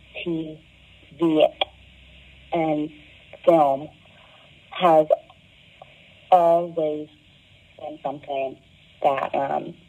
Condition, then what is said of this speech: Stuttering. So what I first want to do is start out by telling you guys that I always stutter on the word.